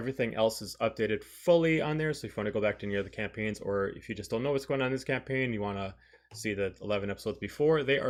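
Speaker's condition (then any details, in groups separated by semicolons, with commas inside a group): No condition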